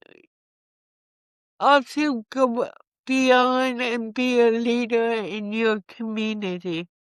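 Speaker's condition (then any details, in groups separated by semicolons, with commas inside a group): Cerebral palsy; from birth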